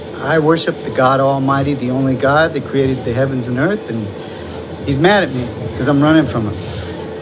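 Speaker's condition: No condition

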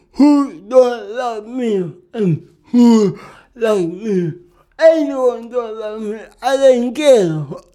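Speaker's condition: Cerebral palsy; speech can be hard sometimes

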